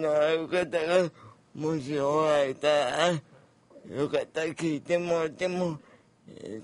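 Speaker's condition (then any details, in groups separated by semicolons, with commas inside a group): Cerebral palsy; wheelchair user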